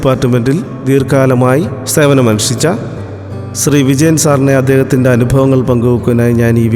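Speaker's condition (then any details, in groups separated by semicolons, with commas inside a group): No condition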